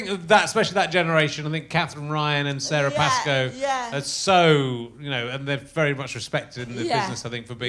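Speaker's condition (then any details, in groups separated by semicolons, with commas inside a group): No condition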